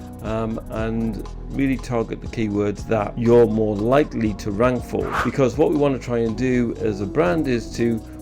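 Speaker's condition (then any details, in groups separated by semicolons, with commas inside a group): No condition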